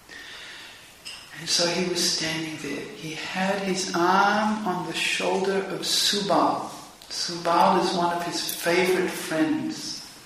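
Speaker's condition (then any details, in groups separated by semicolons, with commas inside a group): No condition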